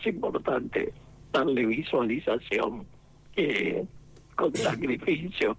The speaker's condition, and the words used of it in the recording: Laryngectomy. Y lo tenemos, después de un cáncer de laringe, hablando sin sistema de ayuda aquí en el aire de Radio Provincia.